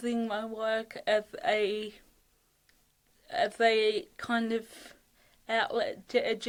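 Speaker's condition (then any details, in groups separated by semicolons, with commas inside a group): Cerebral palsy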